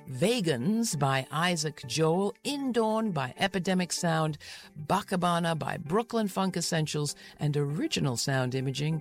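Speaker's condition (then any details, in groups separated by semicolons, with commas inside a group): No condition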